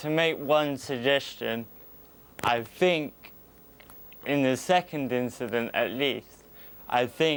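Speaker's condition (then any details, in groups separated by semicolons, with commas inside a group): Cerebral palsy; uses wheelchair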